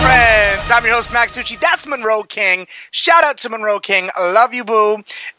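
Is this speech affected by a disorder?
No.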